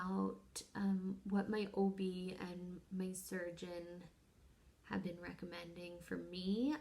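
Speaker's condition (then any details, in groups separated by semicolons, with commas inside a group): No condition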